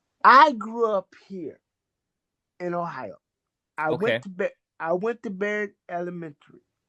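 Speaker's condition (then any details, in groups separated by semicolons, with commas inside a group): Cerebral palsy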